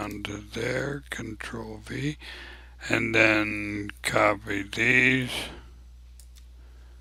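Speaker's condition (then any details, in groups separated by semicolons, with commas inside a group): ALS; abnormally slow voice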